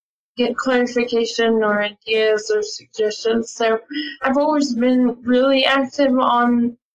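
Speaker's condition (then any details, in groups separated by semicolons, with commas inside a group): ALS; attends ALS clinic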